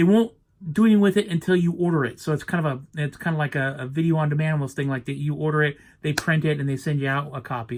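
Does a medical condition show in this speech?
No.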